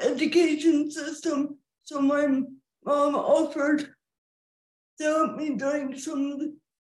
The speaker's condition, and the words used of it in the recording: Cerebral palsy. And when I take breaks or take a drink, it kind of cleared my throat a little bit.